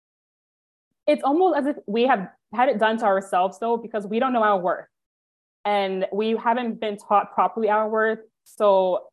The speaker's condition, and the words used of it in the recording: Stuttering. And that helps me to speak on it more and more clearly.